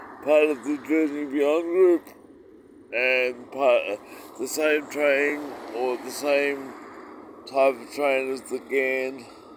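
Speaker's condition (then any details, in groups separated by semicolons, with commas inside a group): Cerebral palsy; uses wheelchair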